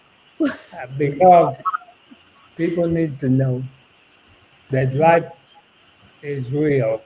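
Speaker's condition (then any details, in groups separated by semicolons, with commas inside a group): ALS; about eight years since diagnosis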